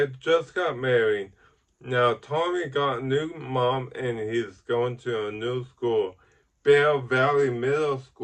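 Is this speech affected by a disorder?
Yes: ataxic cerebral palsy.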